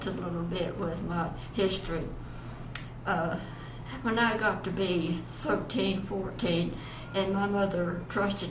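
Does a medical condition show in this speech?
Yes: Parkinson's; long-standing, onset many years earlier; swallowing affected, low volume, mumbling.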